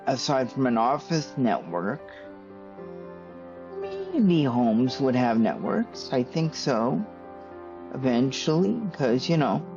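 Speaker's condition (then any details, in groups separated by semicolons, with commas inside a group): Cerebral palsy; stiff muscles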